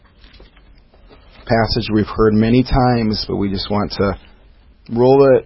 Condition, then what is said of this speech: No condition.